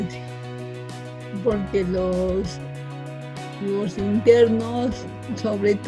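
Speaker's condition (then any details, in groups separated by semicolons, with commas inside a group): Cerebral palsy from birth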